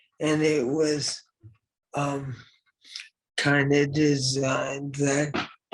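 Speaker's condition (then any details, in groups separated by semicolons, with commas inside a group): ALS; operation six months ago, then intensive care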